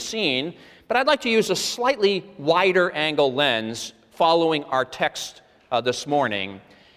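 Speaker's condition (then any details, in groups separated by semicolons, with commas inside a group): No condition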